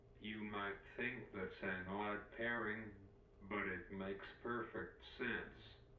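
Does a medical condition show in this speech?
Yes: cerebral palsy; uses wheelchair.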